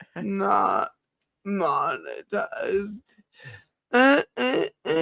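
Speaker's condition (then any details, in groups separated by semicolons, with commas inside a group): Cerebral palsy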